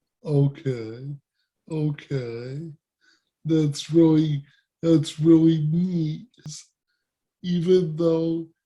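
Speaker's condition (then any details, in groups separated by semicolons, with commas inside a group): Cerebral palsy; present from birth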